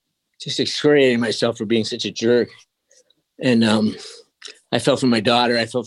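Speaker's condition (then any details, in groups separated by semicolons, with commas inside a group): Early-onset Parkinson's disease; diagnosed at 29 by neurologist, first signs twitching pinky, sore shoulder, progressive, about 30 years; movements uncontrolled when over-medicated, spasticity, spinal cord tumor surgery, weakness in legs, limbs, trunk, core; can be halting, now fairly clear and robust, words come faster than can be spoken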